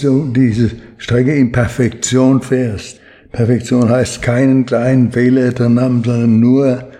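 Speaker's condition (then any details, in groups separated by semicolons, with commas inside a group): Parkinson's disease; Parkinson's disease diagnosed about 20 years ago, slowed movements, limits daily routine, needs much training; well controlled on medication overseen by neurologist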